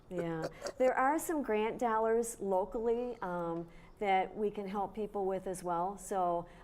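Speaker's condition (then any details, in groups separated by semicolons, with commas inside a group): No condition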